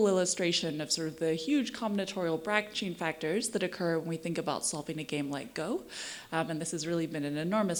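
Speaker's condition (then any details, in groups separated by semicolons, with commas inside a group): No condition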